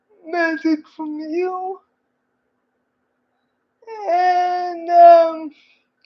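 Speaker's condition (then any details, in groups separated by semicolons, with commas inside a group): Cerebral palsy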